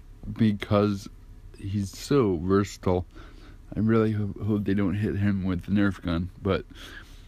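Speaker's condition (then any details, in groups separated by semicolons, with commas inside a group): Cerebral palsy; affects gait and walking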